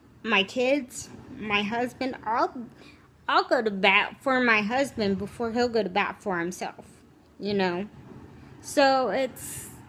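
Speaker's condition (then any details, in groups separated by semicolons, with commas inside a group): Cerebral palsy, spastic, severe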